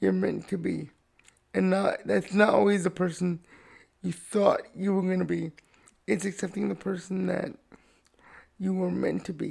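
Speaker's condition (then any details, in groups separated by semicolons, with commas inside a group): Cerebral palsy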